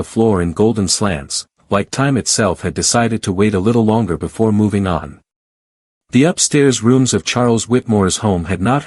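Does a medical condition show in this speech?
No.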